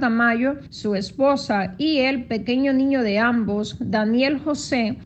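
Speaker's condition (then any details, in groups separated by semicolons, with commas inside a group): No condition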